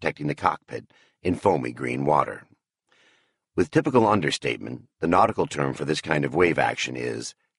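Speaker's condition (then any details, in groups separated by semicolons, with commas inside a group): No condition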